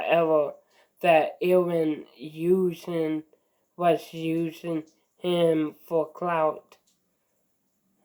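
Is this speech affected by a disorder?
Yes: mild cerebral palsy.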